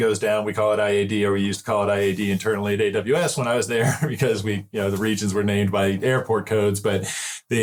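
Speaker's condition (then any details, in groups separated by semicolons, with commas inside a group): No condition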